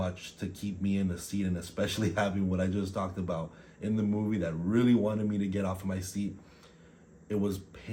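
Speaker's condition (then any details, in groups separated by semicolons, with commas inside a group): No condition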